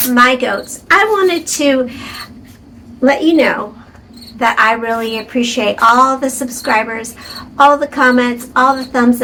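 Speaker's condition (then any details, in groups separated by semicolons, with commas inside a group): No condition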